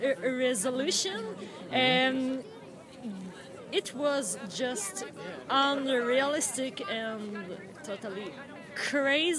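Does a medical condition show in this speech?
Yes: stuttering; stuttering since at least age 14 or 15, persisting about 15 years; still stutters; here prolonged sounds, blocks.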